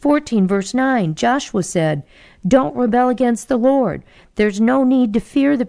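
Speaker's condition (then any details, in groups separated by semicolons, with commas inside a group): No condition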